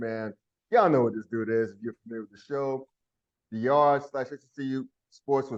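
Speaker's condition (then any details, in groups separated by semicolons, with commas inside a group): No condition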